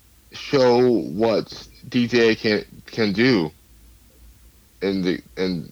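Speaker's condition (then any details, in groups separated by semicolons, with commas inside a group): Cerebral palsy; adult, past speech therapy, rock band video game from mother used alongside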